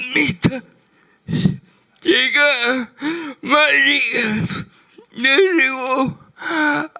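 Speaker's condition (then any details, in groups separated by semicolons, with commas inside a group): Brain lesion disability grade 1, severe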